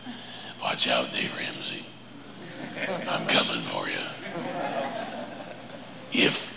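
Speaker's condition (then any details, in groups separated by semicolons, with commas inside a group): Laryngeal cancer; prosthesis speech planned after laryngectomy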